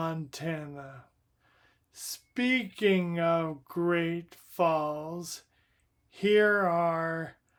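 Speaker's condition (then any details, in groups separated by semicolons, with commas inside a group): Primary lateral sclerosis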